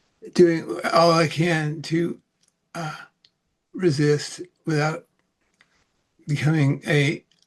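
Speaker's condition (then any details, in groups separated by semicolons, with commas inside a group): Parkinson's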